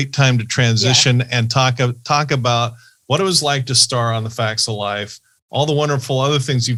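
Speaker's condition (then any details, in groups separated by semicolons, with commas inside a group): No condition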